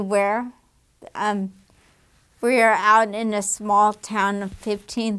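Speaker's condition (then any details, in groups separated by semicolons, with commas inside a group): Damaged diaphragm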